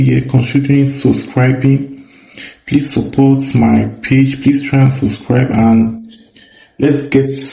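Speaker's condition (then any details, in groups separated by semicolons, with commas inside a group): No condition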